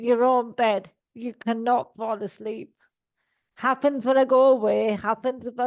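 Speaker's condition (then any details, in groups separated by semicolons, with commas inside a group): Cerebral palsy; all four limbs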